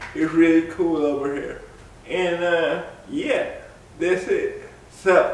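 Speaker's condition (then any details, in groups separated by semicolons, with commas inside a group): Cerebral palsy; spastic quadriplegic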